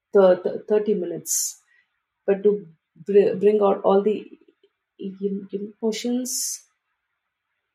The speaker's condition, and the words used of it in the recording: Stuttering. I speak with a stutter, and I get really nervous when I have to speak, you know, in a group setting.